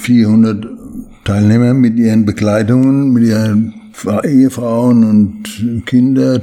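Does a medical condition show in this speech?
Yes: Parkinson's disease; well controlled on medication overseen by neurologist.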